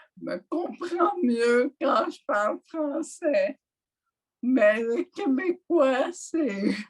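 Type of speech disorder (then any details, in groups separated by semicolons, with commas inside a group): Mild dysarthria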